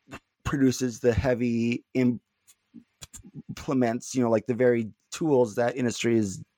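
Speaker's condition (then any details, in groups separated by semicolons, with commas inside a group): Stuttering; not stuttering much during this interview; little stuttering currently; blocks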